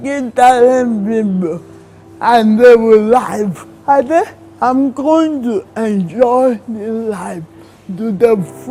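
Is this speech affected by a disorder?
Yes: cerebral palsy.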